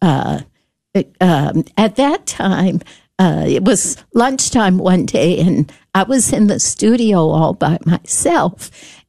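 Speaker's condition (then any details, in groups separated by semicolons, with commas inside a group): Spasmodic dysphonia; speech therapists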